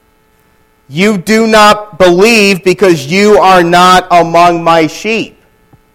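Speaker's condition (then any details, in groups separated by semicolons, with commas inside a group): No condition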